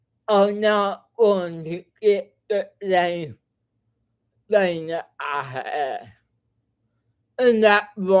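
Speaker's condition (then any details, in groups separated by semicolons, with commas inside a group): Cerebral palsy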